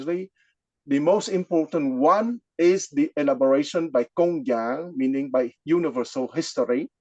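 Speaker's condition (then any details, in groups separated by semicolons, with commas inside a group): No condition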